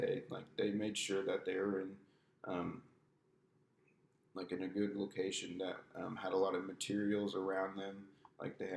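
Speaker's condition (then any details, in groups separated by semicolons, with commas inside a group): No condition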